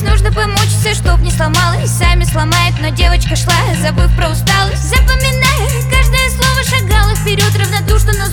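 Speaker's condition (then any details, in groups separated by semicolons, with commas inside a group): No condition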